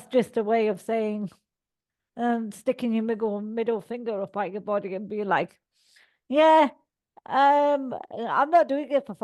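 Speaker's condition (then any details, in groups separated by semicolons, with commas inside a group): Cerebral palsy; all four limbs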